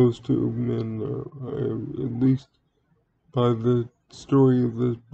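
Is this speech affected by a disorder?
Yes: cerebral palsy; speaks relatively well.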